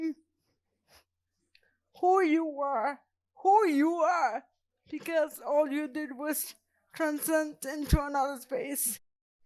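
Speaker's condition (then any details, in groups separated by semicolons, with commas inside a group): Cerebral palsy; present from birth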